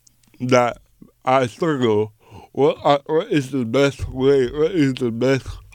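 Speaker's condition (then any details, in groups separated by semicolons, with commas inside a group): Cerebral palsy; speech difficult, cerebral palsy and dystonia affect speech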